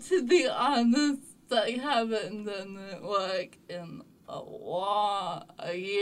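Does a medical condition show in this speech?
Yes: cerebral palsy; walks without mobility aids at own slow pace, avoids injury, hikes; others have said talks funny, had speech therapy in past.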